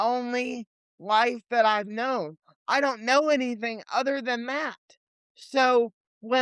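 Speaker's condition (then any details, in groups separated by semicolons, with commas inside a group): Cerebral palsy; limited mobility, legs; age 28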